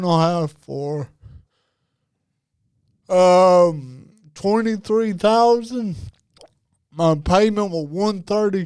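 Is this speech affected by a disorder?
Yes: cerebral palsy; diagnosed at about age two.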